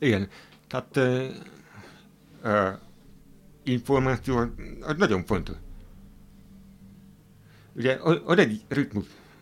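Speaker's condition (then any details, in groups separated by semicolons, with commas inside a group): Hearing impairment; hard of hearing, wears hearing aids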